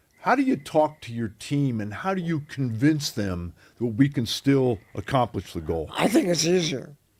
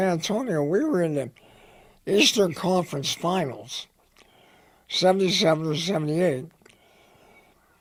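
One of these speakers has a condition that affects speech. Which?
The second: head and neck cancer; dry throat, dry mouth.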